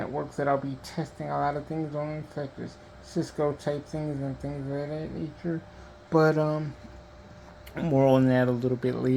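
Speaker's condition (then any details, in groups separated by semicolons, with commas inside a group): Cerebral palsy; diplegia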